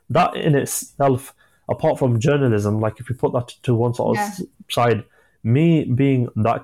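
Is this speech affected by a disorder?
Yes: stammering; stammer since childhood, early NHS speech and language therapy in group with others who stammer, told could never speak fluently; not a fluent speaker, openly admits stammer; here prolonged sounds, blocks.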